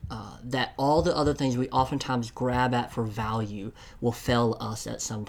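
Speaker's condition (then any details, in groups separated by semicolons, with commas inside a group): Cleft lip and palate; congenital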